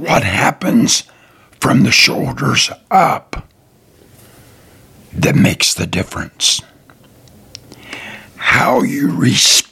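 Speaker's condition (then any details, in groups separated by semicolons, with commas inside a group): Throat cancer, partial laryngectomy; throat cancer survivor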